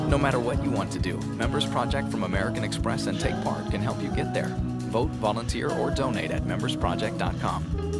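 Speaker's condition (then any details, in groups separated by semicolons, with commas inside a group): No condition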